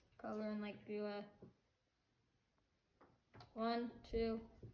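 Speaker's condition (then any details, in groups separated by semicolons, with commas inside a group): No condition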